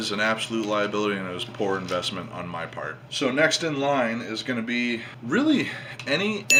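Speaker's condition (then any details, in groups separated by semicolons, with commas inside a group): No condition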